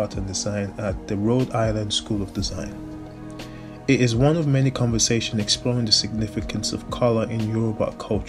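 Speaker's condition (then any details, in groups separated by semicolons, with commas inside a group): No condition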